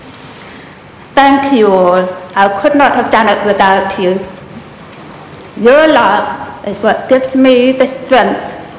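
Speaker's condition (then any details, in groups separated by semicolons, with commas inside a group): Profound deafness; mother taught basic speech before school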